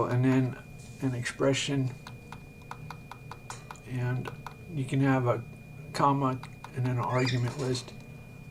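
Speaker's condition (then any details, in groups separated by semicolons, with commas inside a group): No condition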